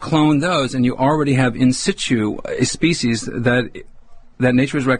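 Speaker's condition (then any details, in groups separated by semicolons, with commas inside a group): No condition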